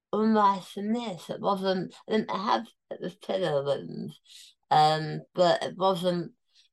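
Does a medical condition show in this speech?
Yes: tongue cancer, near-total glossectomy, stage 4 tongue cancer.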